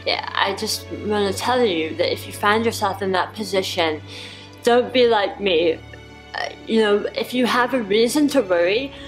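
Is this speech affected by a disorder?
Yes: hemi-glossectomy for oral cancer; hemiglossectomy for oral cancer.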